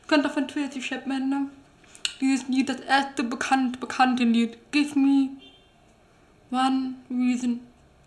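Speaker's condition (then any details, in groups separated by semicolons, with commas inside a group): Deafness; hearing loss from childhood, formerly hard of hearing, now deaf per ENT doctor, GL on disability card; no cochlear implant, cochlear implant surgery considered, lip reading, learning sign language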